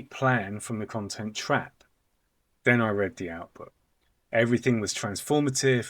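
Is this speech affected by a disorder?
No.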